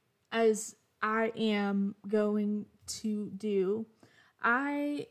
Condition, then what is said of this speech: Stuttering. And it sounds like I'm just saying hello.